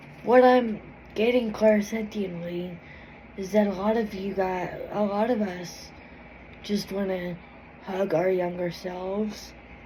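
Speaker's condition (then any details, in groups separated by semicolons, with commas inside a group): Cerebral palsy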